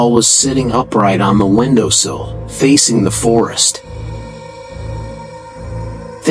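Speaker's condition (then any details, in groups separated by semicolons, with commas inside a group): No condition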